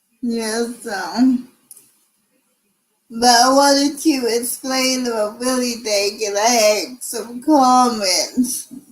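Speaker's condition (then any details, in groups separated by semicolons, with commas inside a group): Cerebral palsy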